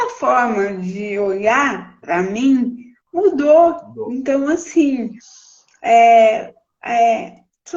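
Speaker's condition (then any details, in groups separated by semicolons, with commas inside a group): Cerebral palsy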